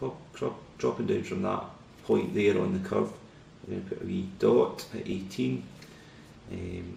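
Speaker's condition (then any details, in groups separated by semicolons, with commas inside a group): No condition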